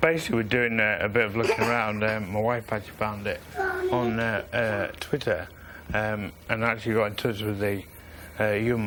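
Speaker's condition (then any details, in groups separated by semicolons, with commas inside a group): Motor neurone disease; eye-controlled communication device, synthetic voice from banked voice; voice banked for expected speech loss; speech becoming slurred, expected to lose speech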